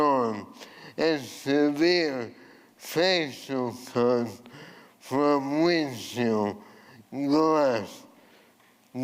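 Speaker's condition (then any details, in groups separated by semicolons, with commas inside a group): ALS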